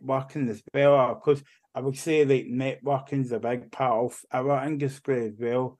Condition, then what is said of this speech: Cerebral palsy. So, yeah, I mean, I think I was kind of a bit fortunate again because like I kind of learned how to walk and talk and stuff like that.